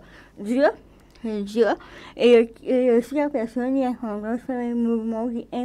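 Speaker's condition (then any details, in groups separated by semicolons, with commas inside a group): Cerebral palsy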